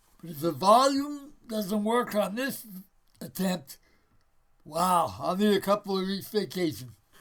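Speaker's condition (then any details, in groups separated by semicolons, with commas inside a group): Parkinson's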